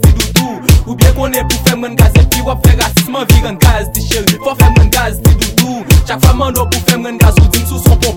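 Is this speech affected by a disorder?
No.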